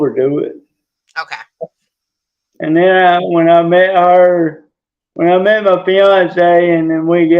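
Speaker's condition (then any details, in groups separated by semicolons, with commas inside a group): Traumatic brain injury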